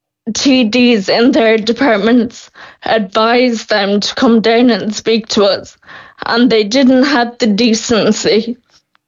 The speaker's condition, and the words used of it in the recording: Ataxia. Exactly, ... it's just a little administrative move from 1 month to the next. But for me, it's major. I'm losing my speech. I'm losing my swallow.